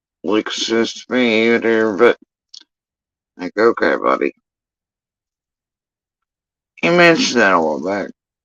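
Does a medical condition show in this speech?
Yes: facial paralysis after surgery; tongue.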